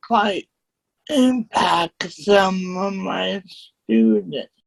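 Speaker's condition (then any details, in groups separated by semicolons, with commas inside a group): Cerebral palsy; slight speech impediment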